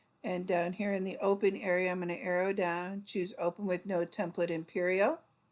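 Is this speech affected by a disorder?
No.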